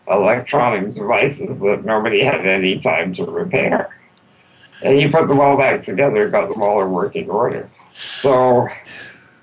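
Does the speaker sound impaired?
Yes: spinal muscular atrophy; complete quadriplegia from spinal muscular atrophy, identified at seven months, not expected to live long.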